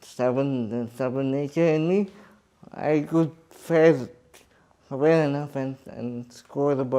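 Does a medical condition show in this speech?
Yes: cerebral palsy.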